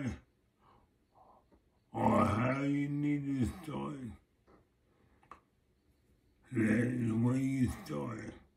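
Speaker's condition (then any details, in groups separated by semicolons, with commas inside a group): Multiple sclerosis; affects left side and voice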